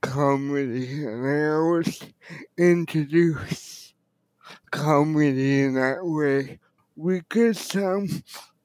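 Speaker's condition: Cerebral palsy; others worried listeners would not understand

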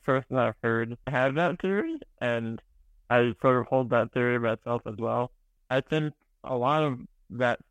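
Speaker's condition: Spinal muscular atrophy

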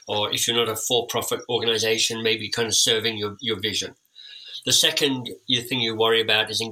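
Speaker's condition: Cleft lip and palate; orthodontic treatment

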